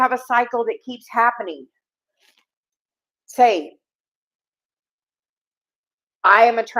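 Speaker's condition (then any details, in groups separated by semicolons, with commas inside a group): No condition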